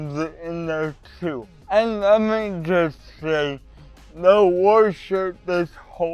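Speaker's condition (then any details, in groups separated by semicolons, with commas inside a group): Cerebral palsy; voice often not understood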